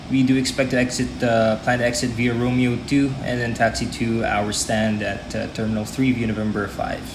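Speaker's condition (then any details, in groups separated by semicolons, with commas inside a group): No condition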